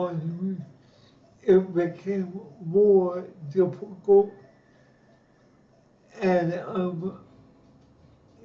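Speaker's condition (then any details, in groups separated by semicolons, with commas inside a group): Cerebral palsy; lifelong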